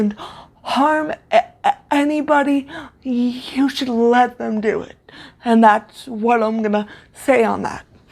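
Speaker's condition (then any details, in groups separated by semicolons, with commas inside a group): Cerebral palsy, severe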